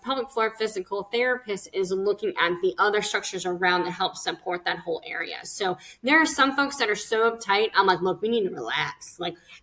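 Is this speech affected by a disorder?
Yes: cleft lip and palate; speech therapy.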